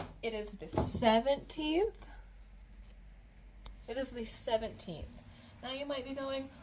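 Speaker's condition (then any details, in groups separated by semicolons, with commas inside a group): No condition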